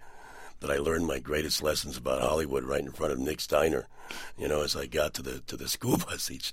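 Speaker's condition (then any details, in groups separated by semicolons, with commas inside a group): Partial laryngectomy for throat cancer, partial, 80% of larynx removed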